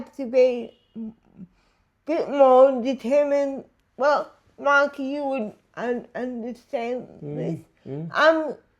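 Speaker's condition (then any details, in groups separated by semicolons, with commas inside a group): Disability affecting speech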